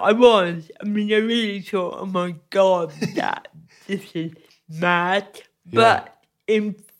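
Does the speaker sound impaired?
Yes: cerebral palsy; from birth.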